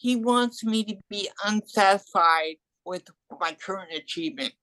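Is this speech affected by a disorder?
Yes: cerebral palsy and hearing loss; adult.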